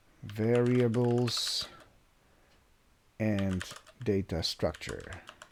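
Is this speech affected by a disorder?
No.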